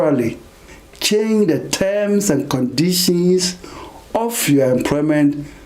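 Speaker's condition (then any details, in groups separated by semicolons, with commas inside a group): No condition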